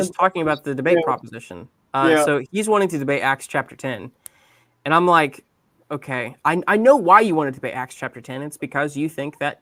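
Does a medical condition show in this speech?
No.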